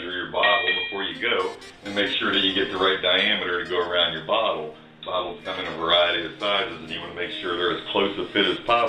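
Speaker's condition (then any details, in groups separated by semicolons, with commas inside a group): No condition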